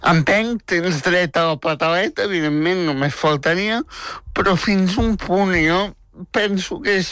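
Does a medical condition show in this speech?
Yes: spastic tetraplegic cerebral palsy; from birth, twin embryo died in complex pregnancy, premature, wheelchair user, much physiotherapy; aged 26, no further improvement expected; very talkative since age 3, worked hard to make people understand speech.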